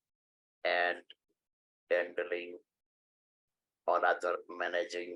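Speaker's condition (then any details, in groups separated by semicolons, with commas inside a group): Stage IV larynx cancer; 26 years since diagnosis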